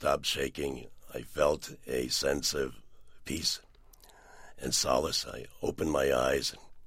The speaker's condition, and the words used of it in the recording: Laryngectomy. And incidentally, I want to tell you, Scott, that I'm often complimented, especially by women, on the sexiness of my voice today.